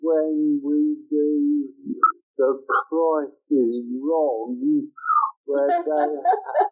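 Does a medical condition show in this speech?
Yes: cerebral palsy; from birth, caused by lack of oxygen to the brain.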